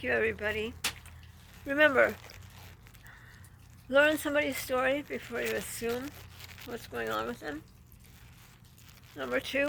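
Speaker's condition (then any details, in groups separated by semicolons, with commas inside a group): Traumatic brain injury; car accident, years ago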